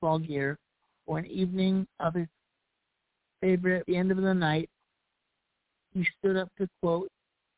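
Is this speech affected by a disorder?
Yes: cerebral palsy; spanish speaker with limited english.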